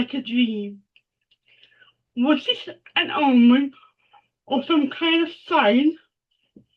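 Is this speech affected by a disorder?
Yes: cerebral palsy; mild form.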